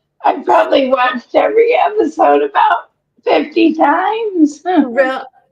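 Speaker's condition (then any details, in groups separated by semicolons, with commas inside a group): ALS; breathless after exertion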